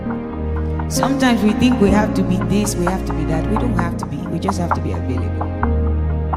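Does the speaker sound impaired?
No.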